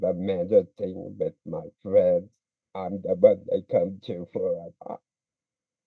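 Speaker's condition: Speech impediment; drama club and debate team experience

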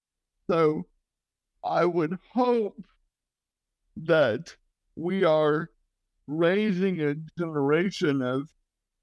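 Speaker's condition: Cerebral palsy

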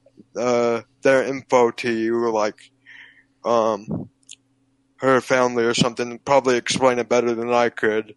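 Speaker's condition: Cerebral palsy; physical only, present from birth, born prematurely

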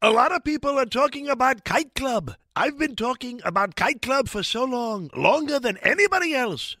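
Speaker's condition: No condition

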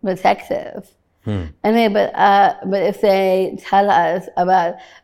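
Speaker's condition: Down syndrome

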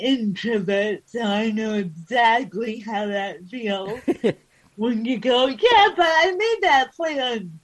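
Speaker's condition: Cerebral palsy

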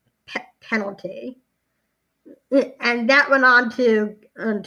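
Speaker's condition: Down syndrome

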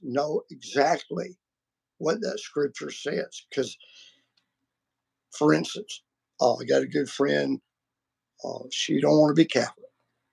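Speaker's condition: Vocal cord surgery; multiple vocal cord surgeries

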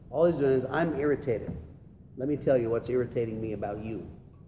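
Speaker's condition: No condition

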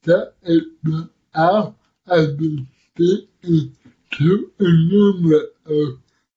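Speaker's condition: Cerebral palsy; affects muscle movement

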